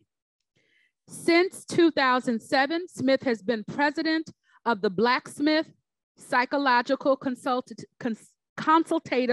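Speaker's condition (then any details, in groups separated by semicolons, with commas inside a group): No condition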